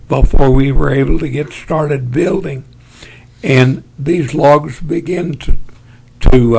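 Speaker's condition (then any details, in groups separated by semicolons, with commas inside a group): Parkinson's; tremors as early symptom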